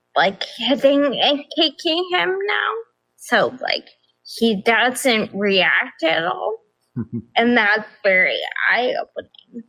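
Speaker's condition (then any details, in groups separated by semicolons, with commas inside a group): Progressive ataxia; balance problems, nerve pain; onset age 26, no treatment; affects speech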